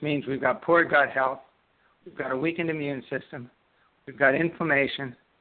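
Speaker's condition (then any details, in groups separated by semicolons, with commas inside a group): Parkinson's disease; shuffling walk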